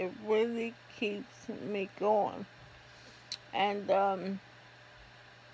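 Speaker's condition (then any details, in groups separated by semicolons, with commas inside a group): ALS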